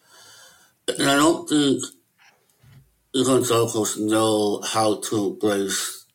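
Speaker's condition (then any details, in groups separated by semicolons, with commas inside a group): Möbius syndrome; no facial nerve control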